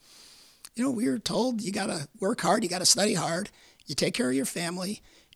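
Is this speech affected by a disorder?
Yes: vocal cord cancer, repeated surgery; Hodgkin's lymphoma diagnosed at age 36, 19 vocal cord surgeries, chemotherapy causing mouth pain; a few weeks after 19th vocal cord surgery at University of Michigan, about 17 years since diagnosis.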